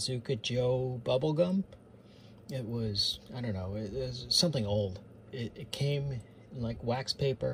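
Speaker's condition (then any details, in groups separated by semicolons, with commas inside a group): No condition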